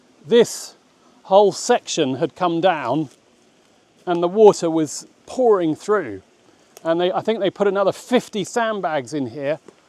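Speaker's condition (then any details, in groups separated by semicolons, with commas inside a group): No condition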